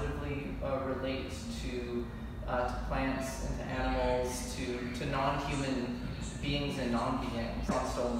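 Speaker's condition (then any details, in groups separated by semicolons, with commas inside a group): No condition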